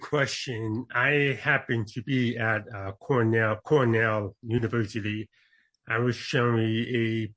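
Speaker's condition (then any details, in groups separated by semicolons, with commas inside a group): Born deaf; congenital deafness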